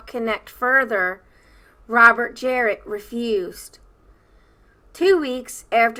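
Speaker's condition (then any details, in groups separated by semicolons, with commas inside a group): No condition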